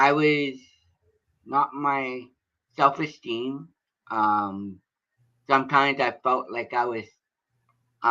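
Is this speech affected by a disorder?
Yes: cerebral palsy.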